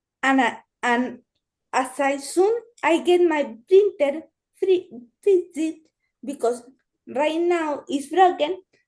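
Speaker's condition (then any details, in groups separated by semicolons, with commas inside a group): Cerebral palsy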